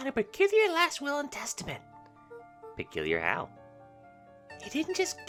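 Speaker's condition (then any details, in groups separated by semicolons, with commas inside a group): No condition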